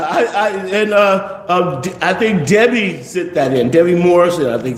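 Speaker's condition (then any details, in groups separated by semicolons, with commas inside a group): No condition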